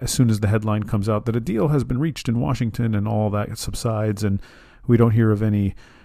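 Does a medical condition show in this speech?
No.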